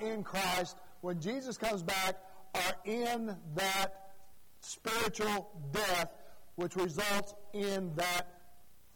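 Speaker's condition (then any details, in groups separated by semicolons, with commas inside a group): No condition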